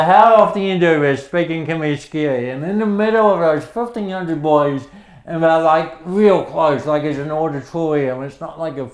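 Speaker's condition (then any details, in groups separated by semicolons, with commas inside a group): Cerebral palsy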